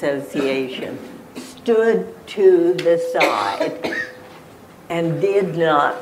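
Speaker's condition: Spasmodic dysphonia; diagnosed 1998 at Johns Hopkins within 1 hour, 4 months unable to talk before, ALS, throat cancer suspected; could not talk for 4 months before diagnosis, injections allow continued radio broadcasting

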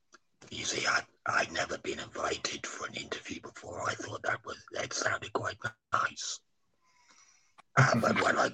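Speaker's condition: Laryngectomy after cancer; voice box removed after cancer

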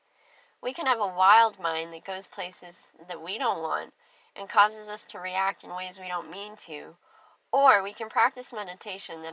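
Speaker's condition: Cleft lip and palate; clear speech

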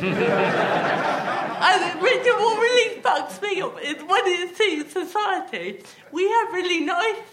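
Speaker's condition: Athetoid cerebral palsy; with myotonia and ataxia

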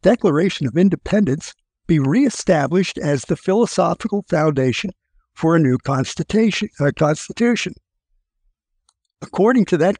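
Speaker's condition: No condition

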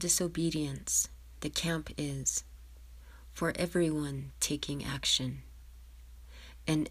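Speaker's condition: No condition

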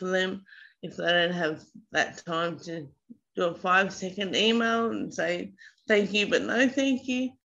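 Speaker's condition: Slurred speech after brainstem stroke; brainstem stroke at 26, initially unable to move below eyes, 7.5 months rehab, 3 hospitals; mild slurred speech, right elbow cannot straighten properly, left-side coordination issues; initially unable to talk, relearned speech, now mild slurring, not very obvious

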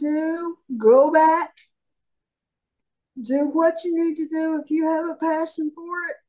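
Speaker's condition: Cerebral palsy; falls

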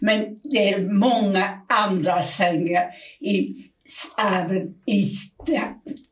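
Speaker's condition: Aphasia; aphasia from brain damage, at onset could not speak at all, partly recovered after time in Spain; knows words but cannot get them out, word-finding errors, garbled non-words, restarts, repetitions

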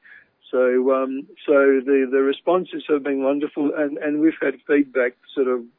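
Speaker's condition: No condition

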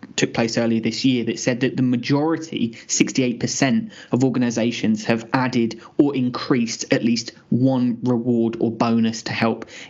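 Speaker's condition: No condition

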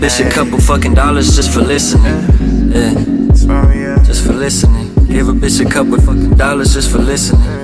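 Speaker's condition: No condition

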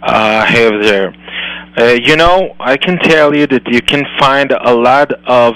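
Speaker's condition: No condition

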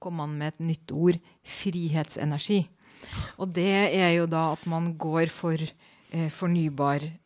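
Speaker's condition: No condition

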